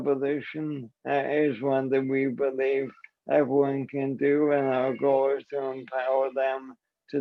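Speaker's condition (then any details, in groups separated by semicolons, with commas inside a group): ALS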